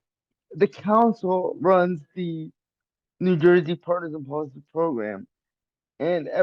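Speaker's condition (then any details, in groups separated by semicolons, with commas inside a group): Cerebral palsy; uses voice dictation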